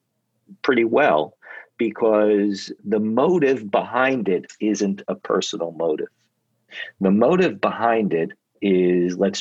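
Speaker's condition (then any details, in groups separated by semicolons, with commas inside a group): No condition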